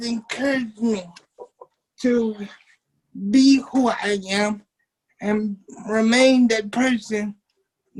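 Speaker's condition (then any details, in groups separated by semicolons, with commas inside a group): Cerebral palsy; uses wheelchair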